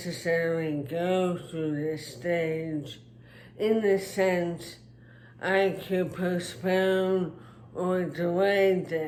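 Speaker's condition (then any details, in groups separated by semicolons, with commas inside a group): Traumatic brain injury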